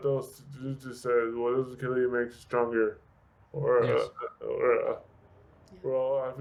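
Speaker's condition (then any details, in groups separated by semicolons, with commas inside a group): Severe brain injury; speech affected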